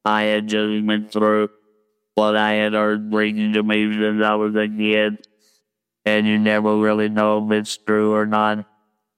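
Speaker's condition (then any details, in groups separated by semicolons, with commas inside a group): Laryngectomy, total laryngectomy with electrolarynx; wand not hard to learn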